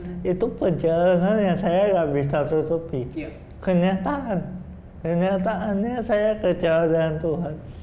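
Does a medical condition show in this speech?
Yes: cerebral palsy.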